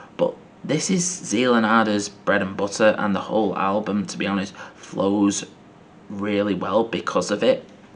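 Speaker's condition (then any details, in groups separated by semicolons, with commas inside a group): No condition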